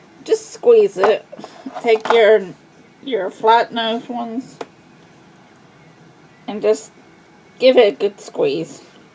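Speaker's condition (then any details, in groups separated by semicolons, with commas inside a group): Cerebral palsy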